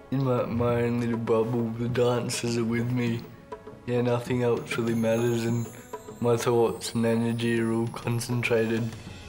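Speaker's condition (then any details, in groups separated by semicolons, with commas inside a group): Ataxic cerebral palsy; diagnosed around 18 months old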